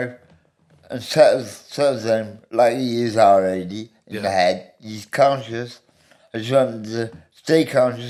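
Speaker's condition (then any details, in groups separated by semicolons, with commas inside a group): Medication-induced speech impediment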